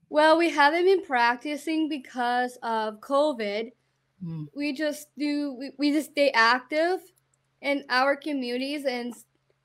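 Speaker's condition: Down syndrome; visible disability; high functioning per host

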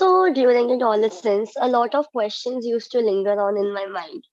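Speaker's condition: Cleft lip and palate; multiple surgeries

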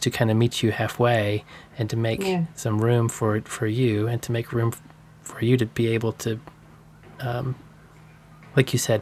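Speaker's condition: No condition

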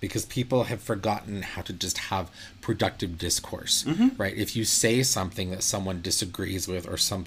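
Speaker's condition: No condition

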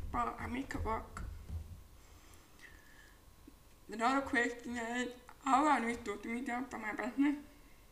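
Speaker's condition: Profound deafness; unsure whether speech clear enough to understand, captions provided for accessibility

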